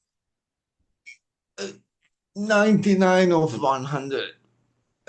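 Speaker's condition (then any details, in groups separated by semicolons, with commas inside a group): Cerebral palsy; speech hard to understand at first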